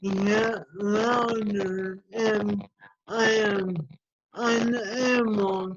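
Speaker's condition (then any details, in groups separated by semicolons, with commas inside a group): ALS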